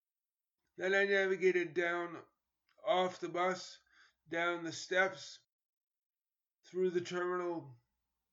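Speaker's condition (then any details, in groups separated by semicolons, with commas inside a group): Cerebral palsy; cerebral palsy from spinal meningitis contracted at birth in 1972, stroller in early childhood, later crutches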